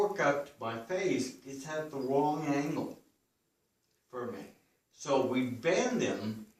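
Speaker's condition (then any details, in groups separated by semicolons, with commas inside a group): Friedreich's ataxia; genetic, spinocerebellar degeneration with polyneuropathy; progressive over years, relies on one arm, on-screen keyboard; slurs more when tired, weaker throat control, swallowing difficulty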